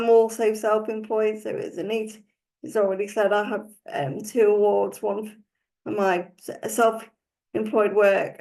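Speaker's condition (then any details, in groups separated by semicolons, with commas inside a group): Cerebral palsy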